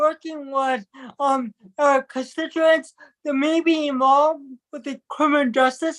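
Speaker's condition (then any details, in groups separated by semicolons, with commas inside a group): Cerebral palsy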